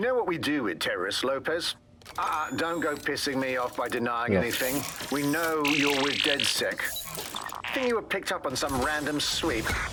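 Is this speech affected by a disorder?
No.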